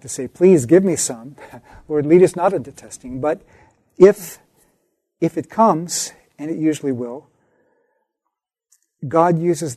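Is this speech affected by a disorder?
No.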